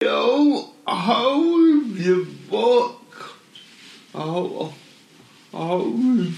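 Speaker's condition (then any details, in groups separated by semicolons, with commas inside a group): Cerebral palsy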